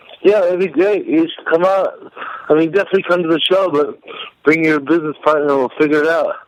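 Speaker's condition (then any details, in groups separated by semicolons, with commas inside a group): Cerebral palsy; may sound drunk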